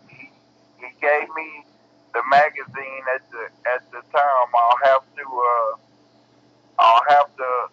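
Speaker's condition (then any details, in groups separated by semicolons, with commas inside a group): Cerebral palsy; bedbound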